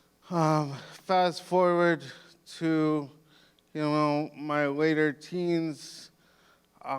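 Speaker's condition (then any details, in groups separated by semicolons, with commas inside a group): Cerebral palsy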